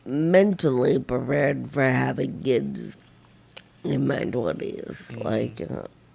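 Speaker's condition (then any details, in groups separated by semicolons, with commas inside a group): Friedreich ataxia; progressive nerve damage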